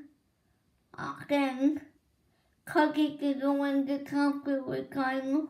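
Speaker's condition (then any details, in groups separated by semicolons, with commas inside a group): Cerebral palsy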